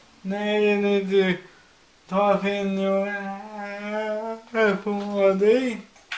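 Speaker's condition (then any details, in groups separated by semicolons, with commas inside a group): Cerebral palsy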